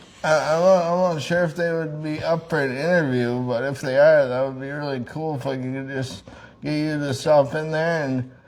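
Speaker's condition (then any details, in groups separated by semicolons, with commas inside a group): Traumatic brain injury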